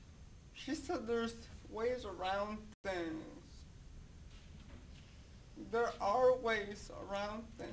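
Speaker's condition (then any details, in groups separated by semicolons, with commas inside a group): Cerebral palsy; walker, wheelchair for long distances; walks, sometimes becomes unable to walk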